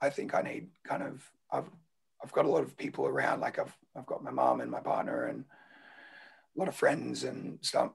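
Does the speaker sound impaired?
Yes: laryngeal cancer; laryngeal tumour removed by surgery then regrew, voice box kept, voice box removal if it recurs; raspy voice led to diagnosis, voice still wrecked for a while, swallowing painful during radiotherapy.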